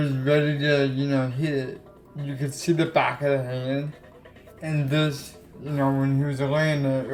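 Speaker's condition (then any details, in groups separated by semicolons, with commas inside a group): Cerebral palsy; affects legs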